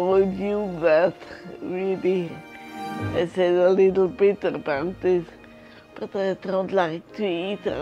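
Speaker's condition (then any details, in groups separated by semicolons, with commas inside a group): Multiple sclerosis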